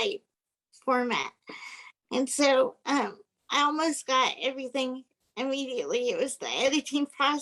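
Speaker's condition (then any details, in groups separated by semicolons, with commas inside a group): Cerebral palsy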